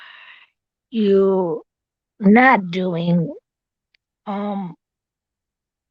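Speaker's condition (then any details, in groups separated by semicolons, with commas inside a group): Cerebral palsy; tracheotomy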